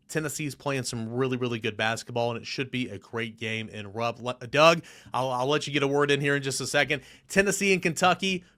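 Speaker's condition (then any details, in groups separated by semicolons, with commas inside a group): No condition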